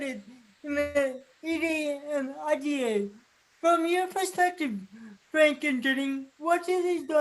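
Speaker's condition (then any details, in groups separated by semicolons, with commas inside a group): Cerebral palsy; from birth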